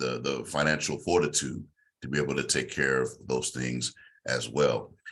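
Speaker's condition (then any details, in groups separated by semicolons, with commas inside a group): No condition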